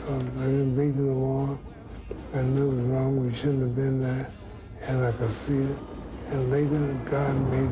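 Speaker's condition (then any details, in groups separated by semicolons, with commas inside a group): Parkinson's syndrome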